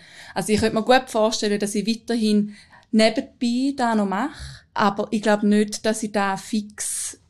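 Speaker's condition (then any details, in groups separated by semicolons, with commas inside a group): No condition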